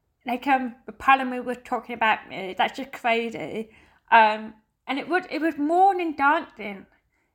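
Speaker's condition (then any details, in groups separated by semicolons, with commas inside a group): Deafness; hears song beat and singing but not words, heavy metal rock indistinct, uses sign language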